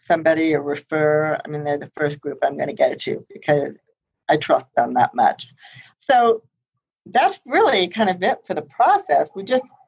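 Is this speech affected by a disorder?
Yes: profound hearing loss, congenital, high-frequency; no hearing aids.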